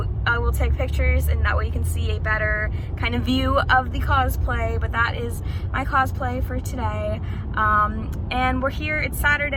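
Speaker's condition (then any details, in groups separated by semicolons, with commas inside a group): No condition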